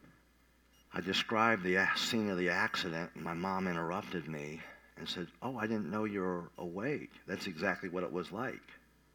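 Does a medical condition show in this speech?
Yes: cleft palate; once stopped breathing.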